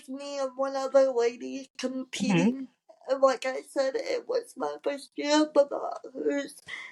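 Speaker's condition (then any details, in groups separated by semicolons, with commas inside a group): Cerebral palsy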